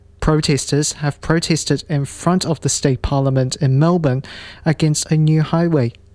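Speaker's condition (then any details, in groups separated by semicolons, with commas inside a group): No condition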